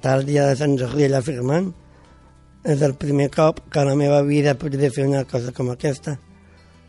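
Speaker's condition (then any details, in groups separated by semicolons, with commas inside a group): Down syndrome; congenital, born with it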